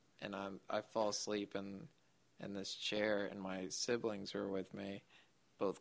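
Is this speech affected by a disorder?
Yes: Duchenne muscular dystrophy; terminal, progressive muscle disease, smuggled steroids in sixth grade, physical therapy; age 28, past usual life expectancy of 21, stem cell therapy in Costa Rica since about six years ago.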